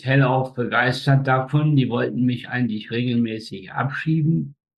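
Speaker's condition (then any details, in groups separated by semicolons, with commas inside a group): Spastic tetraparesis; umbilical cord strangulation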